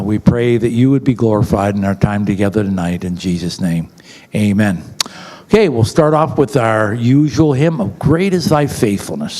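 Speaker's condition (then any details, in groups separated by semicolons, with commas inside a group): No condition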